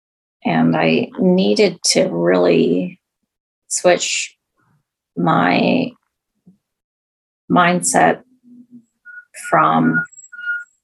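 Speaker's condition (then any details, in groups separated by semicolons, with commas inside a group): Aphasia after stroke; speech lost after stroke, Interact intensive aphasia program in Halifax at 2 years, improved speech rate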